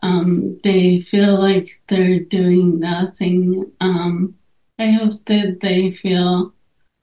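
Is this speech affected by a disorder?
Yes: ALS; motor neurone disease, progressive muscle weakness, wheelchair user; 2.5 years since diagnosis, brainwave-controlled dancing avatar by Dentsu Lab, led by Naoki Tanaka.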